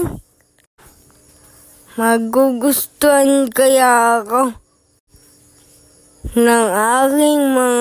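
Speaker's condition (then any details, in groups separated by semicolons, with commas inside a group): Cerebral palsy; affects hands, cannot write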